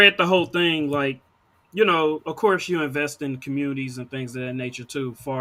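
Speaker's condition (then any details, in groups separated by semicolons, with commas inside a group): No condition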